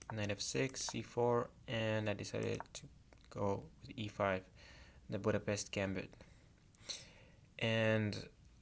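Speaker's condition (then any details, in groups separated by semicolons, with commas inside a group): No condition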